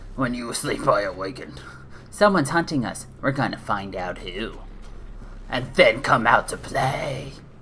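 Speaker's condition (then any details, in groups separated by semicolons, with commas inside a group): No condition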